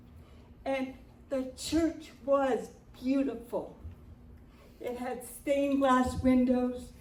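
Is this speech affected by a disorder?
Yes: cerebral palsy.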